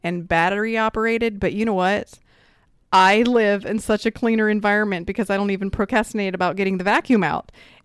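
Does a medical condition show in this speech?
No.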